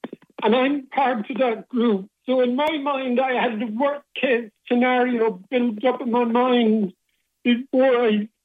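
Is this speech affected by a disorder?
Yes: Parkinson's disease; hand tremor first noticed about five years before diagnosis, diagnosed by neurologist; Zoom voice singing classes, tai chi and set dancing via Parkinson's Association during pandemic; speech difficulties during working years, phone calls hardest, ridiculed by client over speech.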